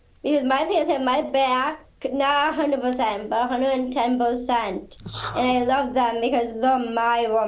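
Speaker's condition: Down syndrome; active public speaker since Special Olympics event in Syracuse, took public speaking class, reads and speaks better than sings

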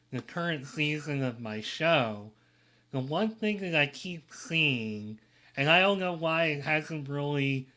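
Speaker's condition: Cleft lip and palate; congenital cleft lip and palate, part of a rare syndrome with other issues

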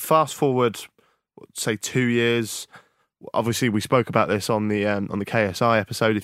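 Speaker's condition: No condition

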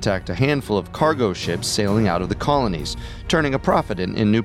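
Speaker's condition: No condition

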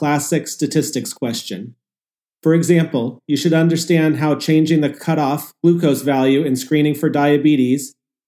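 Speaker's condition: No condition

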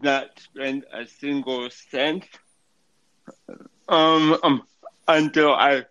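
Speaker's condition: Cerebral palsy; affects speech

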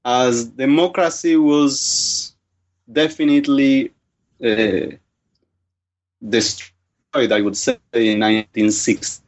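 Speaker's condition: No condition

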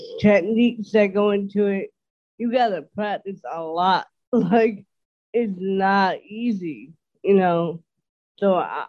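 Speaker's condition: Dysarthria; understandable

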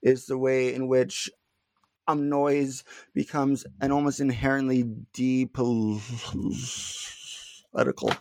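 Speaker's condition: Stuttering; little stuttering during this recording; blocks

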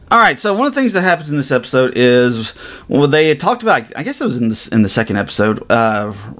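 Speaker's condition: No condition

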